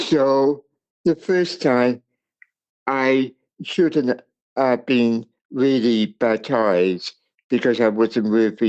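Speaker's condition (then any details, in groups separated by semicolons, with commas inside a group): Cerebral palsy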